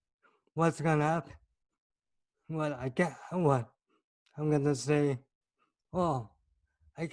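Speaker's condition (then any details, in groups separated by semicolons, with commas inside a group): Cerebral palsy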